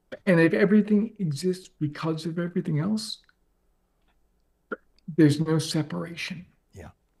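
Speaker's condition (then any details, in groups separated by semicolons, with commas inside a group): ALS; progressive, onset leg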